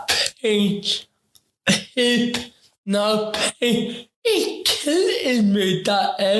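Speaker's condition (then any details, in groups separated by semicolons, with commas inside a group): Ataxic cerebral palsy; affects talking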